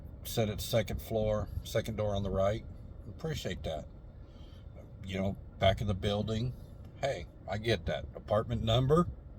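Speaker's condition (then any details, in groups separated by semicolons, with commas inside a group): No condition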